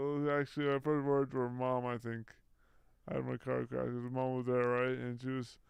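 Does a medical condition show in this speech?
Yes: brain injury.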